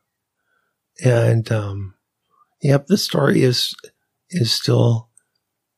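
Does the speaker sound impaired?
Yes: ALS; weakness and fasciculations at onset, symptoms began about eleven months earlier, power chair, ramps, lifts; Radicava infusion during recording, diagnosed five months earlier at Forbes Norris clinic by Dr. Katz.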